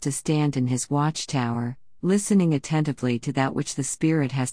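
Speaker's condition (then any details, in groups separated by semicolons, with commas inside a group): No condition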